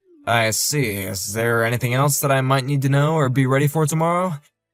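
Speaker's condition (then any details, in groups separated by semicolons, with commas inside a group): No condition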